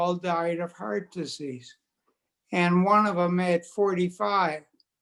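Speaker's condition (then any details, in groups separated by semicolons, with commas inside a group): Multiple sclerosis; quadriplegic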